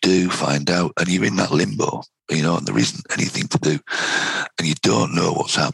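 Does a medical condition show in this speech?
Yes: vocal cord cancer, head and neck cancer, right vocal cord; right vocal cord carcinoma, stage three, 50 mm tumour, onset about 51, debulked not excised, chemoradiotherapy; normal voice kept, earlier voice croaky, weak, vanishing, breathing restricted, night choking, difficult intubation.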